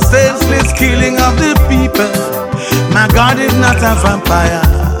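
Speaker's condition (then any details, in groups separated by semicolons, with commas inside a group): No condition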